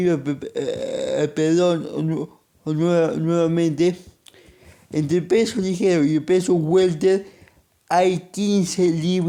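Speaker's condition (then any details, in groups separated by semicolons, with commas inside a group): Cerebral palsy; monthly medication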